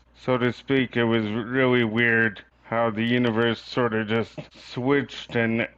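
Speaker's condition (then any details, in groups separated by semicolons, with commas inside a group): Cerebral palsy; from birth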